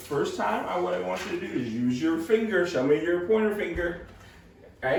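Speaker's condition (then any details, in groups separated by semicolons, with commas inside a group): No condition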